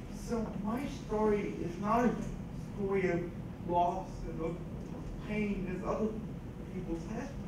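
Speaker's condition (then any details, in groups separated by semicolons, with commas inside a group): Cerebral palsy; scoliosis, spinal rebuild surgery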